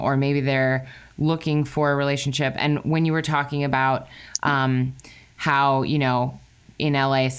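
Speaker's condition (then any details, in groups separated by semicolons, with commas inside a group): No condition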